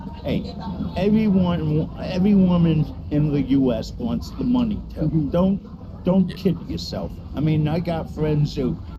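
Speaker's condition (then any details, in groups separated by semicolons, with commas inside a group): Cerebral palsy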